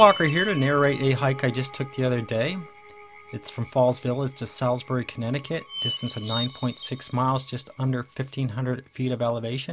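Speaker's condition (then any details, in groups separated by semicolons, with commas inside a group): No condition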